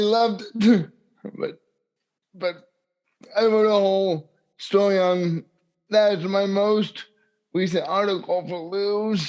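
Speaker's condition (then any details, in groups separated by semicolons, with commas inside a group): Cerebral palsy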